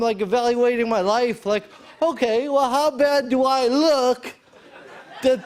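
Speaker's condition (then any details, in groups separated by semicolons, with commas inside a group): Spastic hemiplegic cerebral palsy; spastic hemiplegic form, limited one arm use; diagnosed around age one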